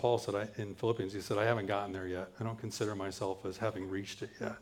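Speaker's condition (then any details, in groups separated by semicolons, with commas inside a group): No condition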